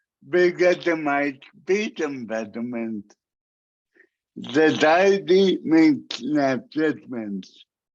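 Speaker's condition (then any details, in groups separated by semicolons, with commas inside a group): Cerebral palsy; talks despite predictions he might never talk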